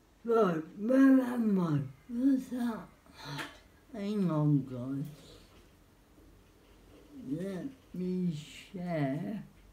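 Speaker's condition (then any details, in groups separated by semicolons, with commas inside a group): Cerebral palsy; spastic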